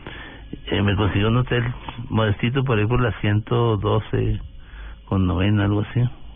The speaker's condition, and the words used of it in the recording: Parkinson's disease. Y, vemos físicamente a alguien temblando y hablando mal.